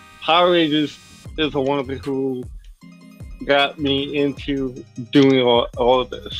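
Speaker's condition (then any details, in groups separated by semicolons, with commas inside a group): Cerebral palsy; present from birth, lower limbs affected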